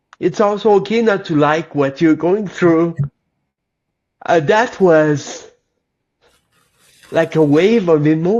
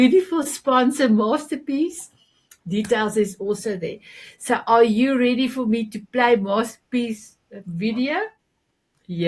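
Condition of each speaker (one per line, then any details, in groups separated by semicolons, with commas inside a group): Cerebral palsy; lifelong; age 45, childhood physiotherapy
No condition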